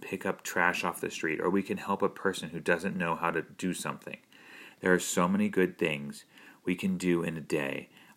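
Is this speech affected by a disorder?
No.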